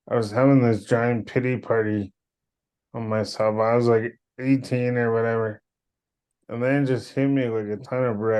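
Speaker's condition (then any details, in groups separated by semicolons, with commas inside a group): Cerebral palsy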